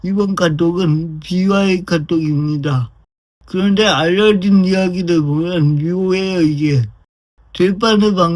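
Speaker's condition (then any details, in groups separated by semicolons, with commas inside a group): Brain lesion disability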